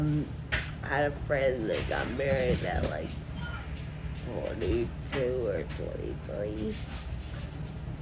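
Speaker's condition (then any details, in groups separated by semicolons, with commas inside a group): Friedreich ataxia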